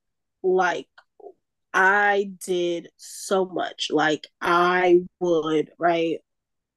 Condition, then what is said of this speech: Stuttering. Shy, I was quiet, and I was always ashamed, because I, excuse me, because I stutter, right?